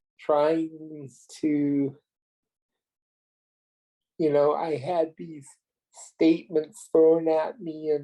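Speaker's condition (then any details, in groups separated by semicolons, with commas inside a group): Cerebral palsy; premature birth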